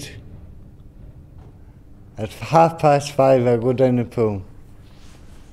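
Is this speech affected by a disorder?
Yes: brain injury; spasticity, left hand fixed, deafness; mild speech impediment.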